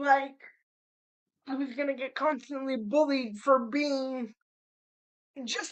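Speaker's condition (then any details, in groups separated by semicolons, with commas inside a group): Cerebral palsy; spastic cerebral palsy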